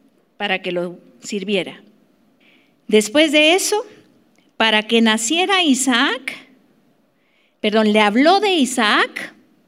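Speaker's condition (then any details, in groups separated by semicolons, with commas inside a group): No condition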